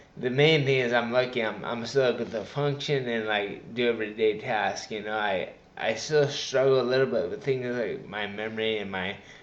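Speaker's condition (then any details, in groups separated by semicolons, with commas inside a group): Traumatic brain injury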